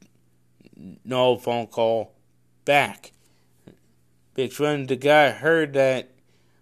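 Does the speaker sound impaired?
Yes: cerebral palsy; congenital.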